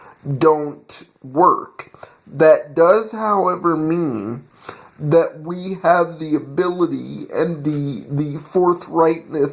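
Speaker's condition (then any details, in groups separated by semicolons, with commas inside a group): Cerebral palsy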